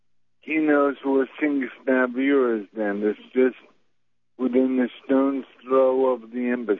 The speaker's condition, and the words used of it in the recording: Multiple sclerosis. If I speak poorly, it's because I have MS.